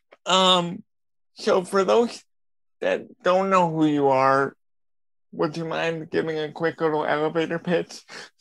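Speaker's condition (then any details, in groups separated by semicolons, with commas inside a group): Cerebral palsy; voice sometimes sounds childlike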